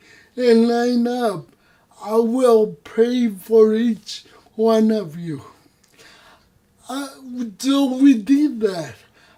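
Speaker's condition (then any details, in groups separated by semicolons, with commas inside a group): Cerebral palsy; voice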